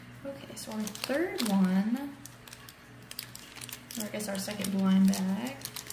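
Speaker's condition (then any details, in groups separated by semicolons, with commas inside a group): No condition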